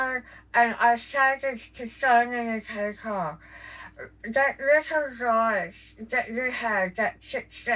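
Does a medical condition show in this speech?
Yes: jaw cancer surgery; tracheostomy.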